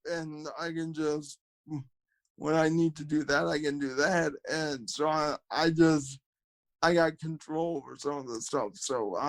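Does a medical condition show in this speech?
Yes: cerebral palsy, spastic quadriplegia.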